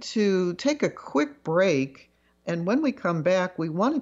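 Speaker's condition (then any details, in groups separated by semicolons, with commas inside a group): No condition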